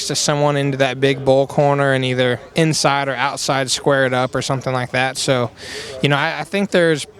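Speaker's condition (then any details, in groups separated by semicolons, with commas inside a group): No condition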